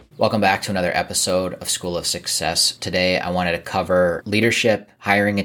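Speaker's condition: No condition

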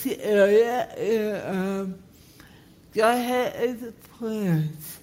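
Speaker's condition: Cerebral palsy; no breathing for 25 minutes

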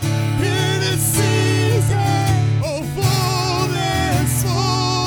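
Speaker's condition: No condition

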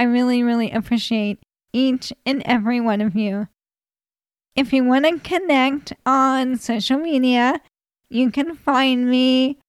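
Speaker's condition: ALS; ALS for 18 years

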